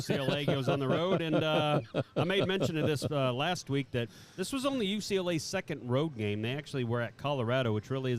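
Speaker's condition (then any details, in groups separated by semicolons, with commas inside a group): No condition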